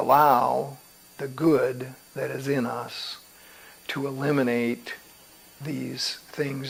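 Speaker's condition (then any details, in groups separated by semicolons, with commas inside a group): No condition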